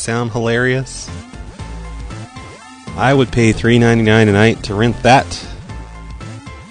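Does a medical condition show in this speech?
No.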